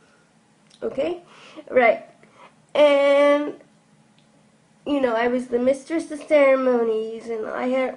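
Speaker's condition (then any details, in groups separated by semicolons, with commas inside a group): Cerebral palsy; from birth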